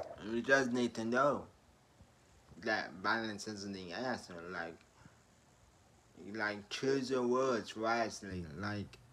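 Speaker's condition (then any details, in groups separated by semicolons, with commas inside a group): Traumatic brain injury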